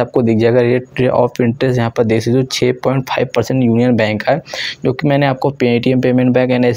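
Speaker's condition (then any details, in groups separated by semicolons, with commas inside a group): No condition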